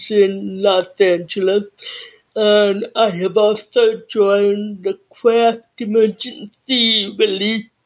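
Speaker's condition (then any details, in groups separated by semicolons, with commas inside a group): Deafness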